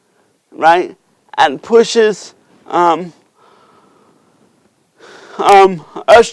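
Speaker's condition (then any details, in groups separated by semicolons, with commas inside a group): Cerebral palsy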